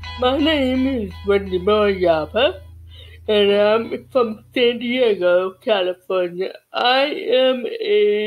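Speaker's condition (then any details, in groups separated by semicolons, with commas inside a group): Cerebral palsy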